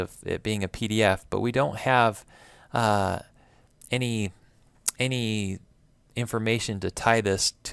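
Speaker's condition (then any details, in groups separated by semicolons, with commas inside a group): No condition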